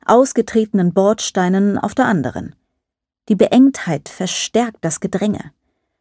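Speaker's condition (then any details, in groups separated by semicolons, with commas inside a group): No condition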